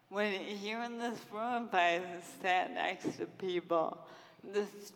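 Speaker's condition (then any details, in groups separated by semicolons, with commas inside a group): Friedreich's ataxia; over two decades since onset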